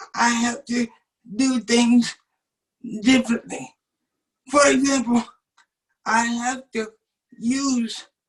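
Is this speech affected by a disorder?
Yes: cerebral palsy; uses wheelchair.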